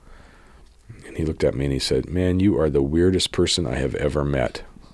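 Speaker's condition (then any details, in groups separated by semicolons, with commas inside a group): No condition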